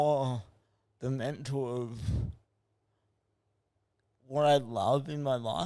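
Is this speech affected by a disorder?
Yes: cerebral palsy.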